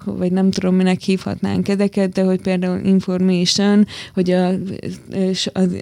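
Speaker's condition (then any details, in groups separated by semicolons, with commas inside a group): Hearing loss; hard of hearing, likely from birth, detected at age five, first hearing aid at five; hearing aids in both ears, relies on lip-reading, unaided hears almost nothing beyond one meter; quiet child, started speaking late, recited nursery rhymes poorly in kindergarten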